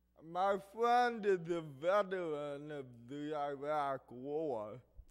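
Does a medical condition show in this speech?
Yes: cerebral palsy; affects hearing and speech.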